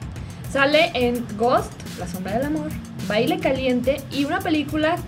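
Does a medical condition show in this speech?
No.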